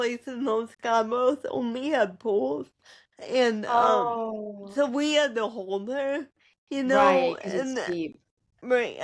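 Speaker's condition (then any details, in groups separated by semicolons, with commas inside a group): Cerebral palsy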